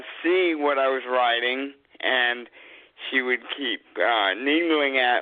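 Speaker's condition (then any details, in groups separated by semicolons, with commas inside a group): Cerebral palsy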